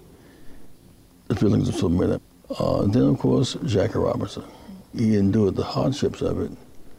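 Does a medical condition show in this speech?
Yes: Parkinson's disease; speech therapy.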